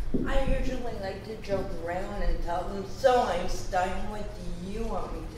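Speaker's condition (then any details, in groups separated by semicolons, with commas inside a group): Cerebral palsy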